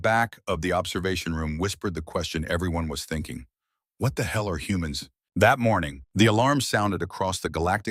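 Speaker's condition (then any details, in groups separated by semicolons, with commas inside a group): No condition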